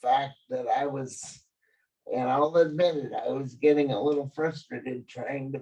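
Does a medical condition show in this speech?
Yes: cerebral palsy.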